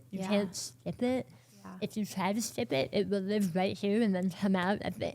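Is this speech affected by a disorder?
Yes: oral cancer, partial glossectomy.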